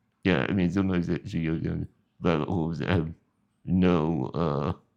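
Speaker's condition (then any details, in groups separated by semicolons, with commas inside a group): Spinal muscular atrophy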